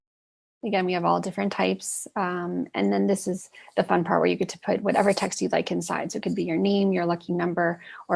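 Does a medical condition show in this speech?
No.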